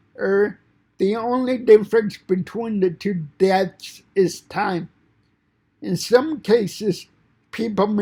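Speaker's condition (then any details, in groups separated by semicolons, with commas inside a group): Cerebral palsy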